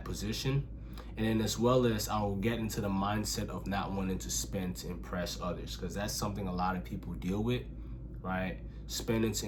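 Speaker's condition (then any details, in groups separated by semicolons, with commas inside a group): No condition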